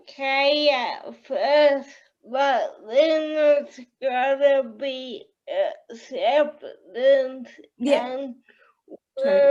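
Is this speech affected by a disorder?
Yes: cerebral palsy.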